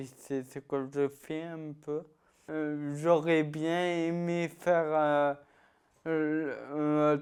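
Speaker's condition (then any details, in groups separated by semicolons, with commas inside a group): Ataxia-telangiectasia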